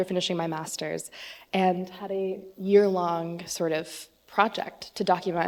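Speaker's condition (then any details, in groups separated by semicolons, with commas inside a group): No condition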